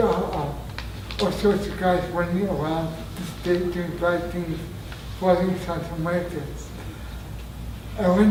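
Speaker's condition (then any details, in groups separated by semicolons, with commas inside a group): Traumatic brain injury; near-fatal injury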